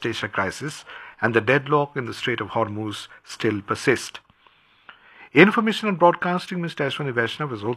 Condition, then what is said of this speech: No condition.